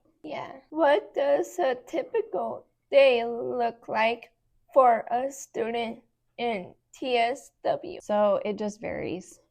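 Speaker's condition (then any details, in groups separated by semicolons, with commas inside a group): Cerebral palsy; hard to talk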